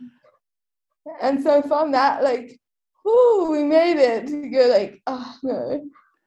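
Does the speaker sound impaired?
Yes: cerebral palsy; quadriplegic.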